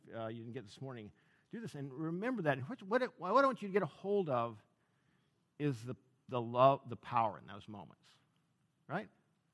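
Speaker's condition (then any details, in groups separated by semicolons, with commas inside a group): No condition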